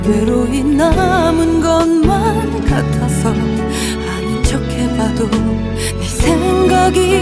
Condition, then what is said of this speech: No condition.